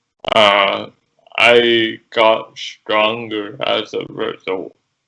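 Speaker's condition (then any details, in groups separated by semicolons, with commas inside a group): Cerebral palsy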